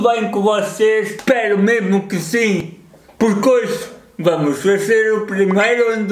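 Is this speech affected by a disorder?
Yes: cerebral palsy.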